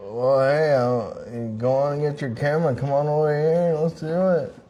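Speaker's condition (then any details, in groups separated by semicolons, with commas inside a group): Traumatic brain injury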